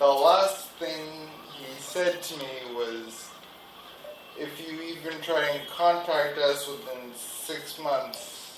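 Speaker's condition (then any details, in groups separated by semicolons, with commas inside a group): Ataxia; unknown type despite genetic testing; progressive, limping gait; progressively slurred, often not understood, karaoke practice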